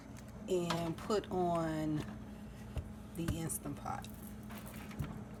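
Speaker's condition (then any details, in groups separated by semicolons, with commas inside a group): No condition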